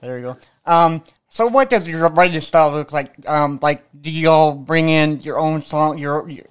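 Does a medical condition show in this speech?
Yes: cerebral palsy.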